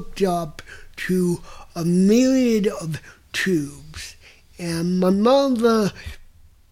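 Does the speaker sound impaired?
Yes: mild cerebral palsy; unconsciously spits when talking, slightly higher-pitched than typical male voice, voice reveals disorder, mistaken for drunk.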